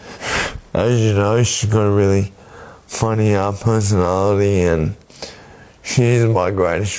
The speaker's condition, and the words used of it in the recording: ALS (motor neuron disease). I have, progressed, you know, from November until now. Speech is one of those things.